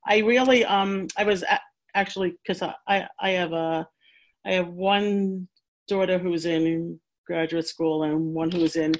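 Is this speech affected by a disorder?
Yes: stuttering; person who stutters, personal experience of stuttering, involved in support groups for adults who stutter; earlier felt speech not fluent enough to specialize in stuttering therapy; here repeated sounds.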